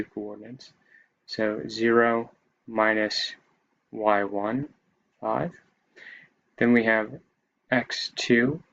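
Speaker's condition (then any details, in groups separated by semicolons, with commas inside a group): No condition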